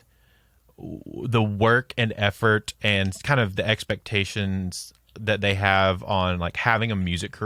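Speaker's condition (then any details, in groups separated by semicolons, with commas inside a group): No condition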